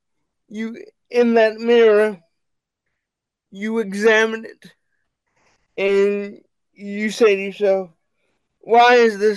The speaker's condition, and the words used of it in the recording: Cerebral palsy. Sometimes it goes high, sometimes it goes low.